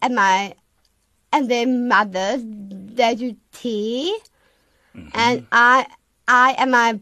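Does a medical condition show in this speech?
Yes: Down syndrome; from birth, confirmed 3 days after birth, heart hole closed spontaneously at age 2; speaks a lot slower, learns and moves slower.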